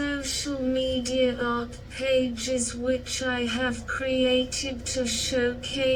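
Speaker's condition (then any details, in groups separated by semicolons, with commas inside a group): Cerebral palsy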